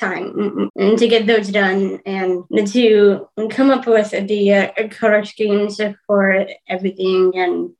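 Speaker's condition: Down syndrome; three copies of chromosome 21, past six-week wheelchair episode resolved with new medication; took voice lessons with Joe Seavey, uncomfortable singing in front of others

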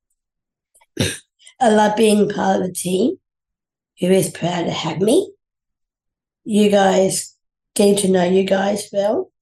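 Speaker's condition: Down syndrome

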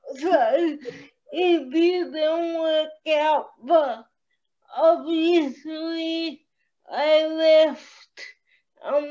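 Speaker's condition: Cerebral palsy

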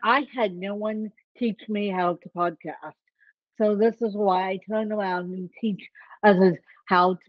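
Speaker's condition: Ataxic spastic cerebral palsy; physical disability, cannot type, cannot hold a book, uses power chair; uses speech dictation to write, learned via the Creative Pen Podcast

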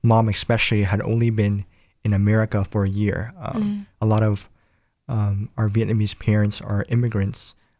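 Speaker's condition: Cleft palate; nose and lip

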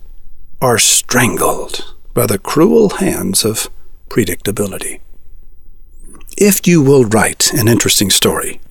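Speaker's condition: No condition

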